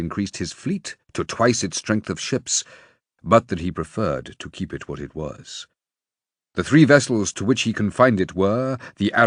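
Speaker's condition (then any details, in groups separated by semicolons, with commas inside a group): No condition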